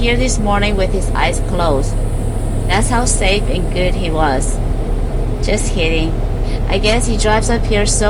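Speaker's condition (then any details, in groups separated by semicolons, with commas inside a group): No condition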